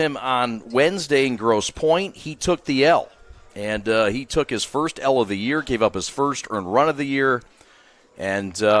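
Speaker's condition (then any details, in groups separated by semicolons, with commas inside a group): No condition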